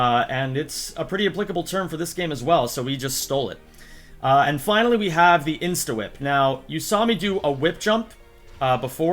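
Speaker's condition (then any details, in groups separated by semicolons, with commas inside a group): No condition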